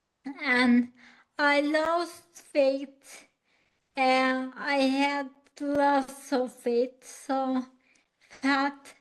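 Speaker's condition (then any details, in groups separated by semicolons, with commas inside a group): Acquired ataxia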